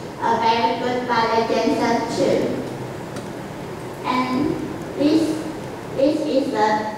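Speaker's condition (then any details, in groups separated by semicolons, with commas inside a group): Cerebral palsy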